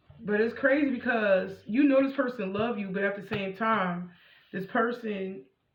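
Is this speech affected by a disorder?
No.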